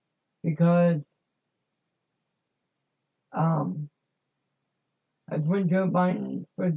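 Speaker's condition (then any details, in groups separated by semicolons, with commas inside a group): Cerebral palsy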